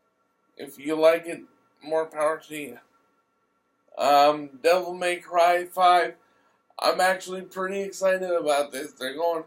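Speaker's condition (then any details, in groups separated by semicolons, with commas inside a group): Cerebral palsy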